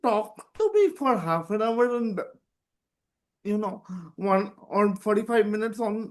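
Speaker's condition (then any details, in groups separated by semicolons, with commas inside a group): Cerebral palsy; present from birth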